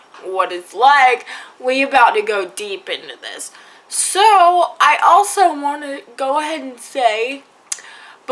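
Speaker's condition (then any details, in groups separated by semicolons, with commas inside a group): Cerebral palsy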